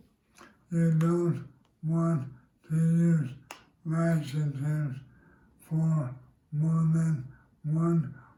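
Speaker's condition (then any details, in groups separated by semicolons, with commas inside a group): ALS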